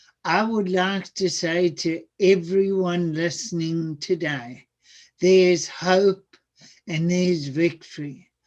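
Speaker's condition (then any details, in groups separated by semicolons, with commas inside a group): Cerebral palsy; speech sounds atypical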